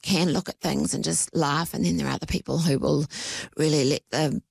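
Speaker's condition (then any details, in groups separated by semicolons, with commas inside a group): Voice disorder; voice audibly affected at time of recording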